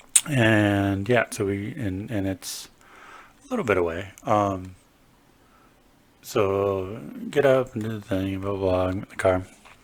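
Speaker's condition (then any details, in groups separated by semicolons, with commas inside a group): No condition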